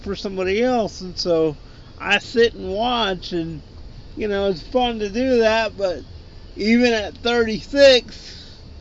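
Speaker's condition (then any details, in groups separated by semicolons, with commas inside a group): Cerebral palsy; wheelchair user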